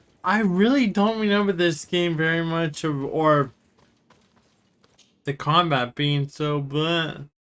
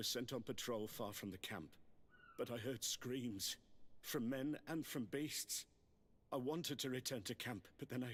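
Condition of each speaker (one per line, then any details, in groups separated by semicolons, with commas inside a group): Cerebral palsy; wheelchair user
No condition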